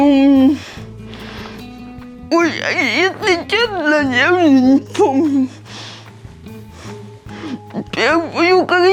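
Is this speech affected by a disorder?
Yes: cerebral palsy; childhood form, bedridden nine years in childhood.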